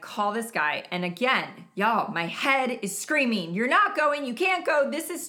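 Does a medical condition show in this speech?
No.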